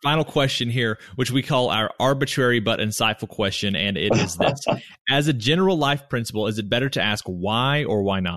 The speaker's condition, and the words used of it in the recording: None; typical speech.